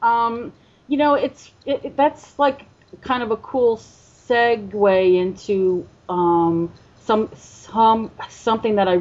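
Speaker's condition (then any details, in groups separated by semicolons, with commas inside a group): Stuttering; stuttering from age 5, covert most of life, hidden from fear of rejection and social punishment; comfortable with stuttering, no longer hiding it, first NSA covert stuttering exposed workshop four years ago; milder than many who stutter, but not fluent; repeated sounds, prolonged sounds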